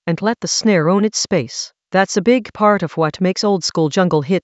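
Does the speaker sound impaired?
No.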